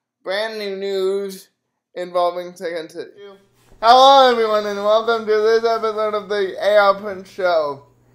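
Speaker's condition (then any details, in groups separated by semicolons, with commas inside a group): Cerebral palsy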